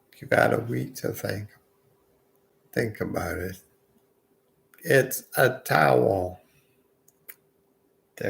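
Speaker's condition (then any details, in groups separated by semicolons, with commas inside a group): Multiple sclerosis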